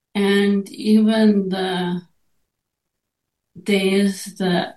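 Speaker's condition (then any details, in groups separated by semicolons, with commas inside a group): ALS; motor neurone disease, progressive muscle weakness, wheelchair user; 2.5 years since diagnosis, brainwave-controlled dancing avatar by Dentsu Lab, led by Naoki Tanaka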